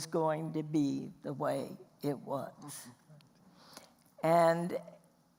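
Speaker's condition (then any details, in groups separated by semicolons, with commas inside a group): Spasmodic dysphonia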